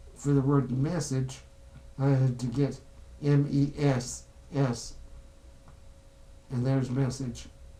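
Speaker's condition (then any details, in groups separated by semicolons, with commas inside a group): Spinal muscular atrophy type two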